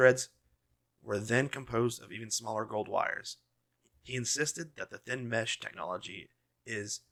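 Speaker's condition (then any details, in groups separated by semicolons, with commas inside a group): No condition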